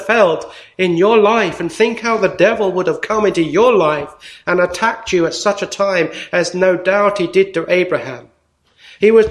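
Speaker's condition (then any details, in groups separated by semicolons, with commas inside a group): No condition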